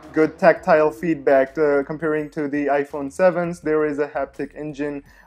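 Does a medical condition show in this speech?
No.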